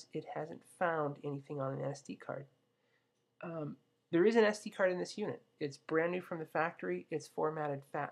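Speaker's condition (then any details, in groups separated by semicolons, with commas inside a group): No condition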